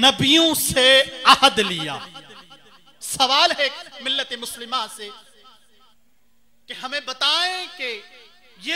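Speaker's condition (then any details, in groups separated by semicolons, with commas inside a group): No condition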